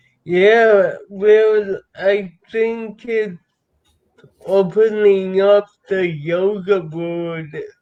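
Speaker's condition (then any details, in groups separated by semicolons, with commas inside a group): Cerebral palsy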